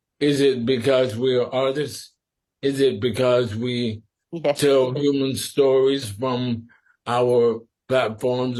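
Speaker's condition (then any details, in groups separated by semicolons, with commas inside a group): Sporadic ALS; must speak slower and carefully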